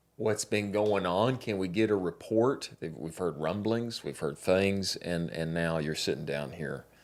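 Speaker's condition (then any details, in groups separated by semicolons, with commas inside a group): No condition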